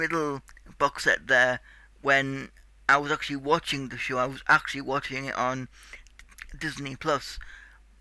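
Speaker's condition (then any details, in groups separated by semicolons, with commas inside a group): Cerebral palsy; tight muscles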